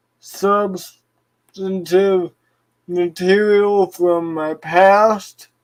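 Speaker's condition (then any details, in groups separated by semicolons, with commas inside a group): Cerebral palsy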